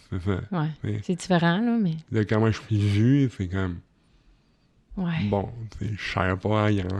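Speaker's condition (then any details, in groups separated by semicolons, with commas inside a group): Cerebral palsy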